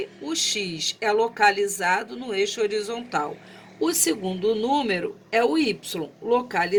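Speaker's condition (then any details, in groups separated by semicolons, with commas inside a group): No condition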